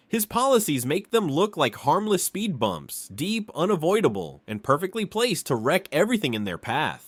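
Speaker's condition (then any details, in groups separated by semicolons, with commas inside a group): No condition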